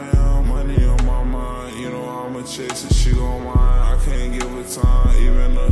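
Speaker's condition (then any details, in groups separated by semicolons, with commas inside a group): No condition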